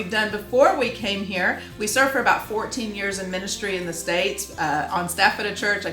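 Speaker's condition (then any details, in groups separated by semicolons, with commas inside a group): No condition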